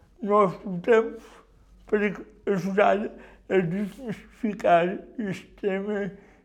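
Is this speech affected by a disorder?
Yes: cerebral palsy; neurological disability, not a disease; difficulty speaking but not communicating, voice may sound strange, listeners wrongly assume intellectual deficit.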